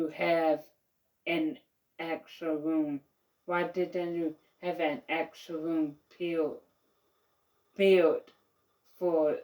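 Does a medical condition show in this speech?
Yes: mild cerebral palsy.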